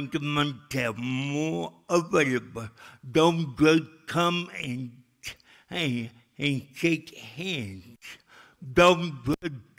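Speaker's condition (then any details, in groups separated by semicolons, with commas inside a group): Cerebral palsy; speech still affected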